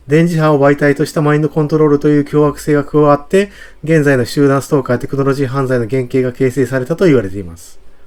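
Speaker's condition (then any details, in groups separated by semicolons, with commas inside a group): No condition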